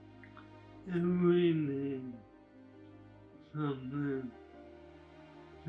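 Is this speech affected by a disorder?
Yes: ALS; progressive, losing hand use; losing speech, harder to understand.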